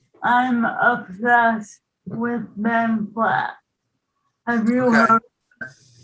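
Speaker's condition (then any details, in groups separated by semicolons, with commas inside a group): ALS, bulbar onset; early speech change, sounded drunk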